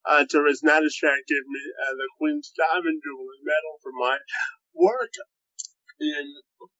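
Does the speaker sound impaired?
Yes: cerebral palsy; spastic quadriplegic, from birth, legs affected, cannot walk normally, affects muscle memory, movement and dexterity.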